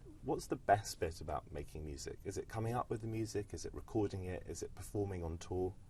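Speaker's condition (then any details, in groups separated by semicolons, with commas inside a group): No condition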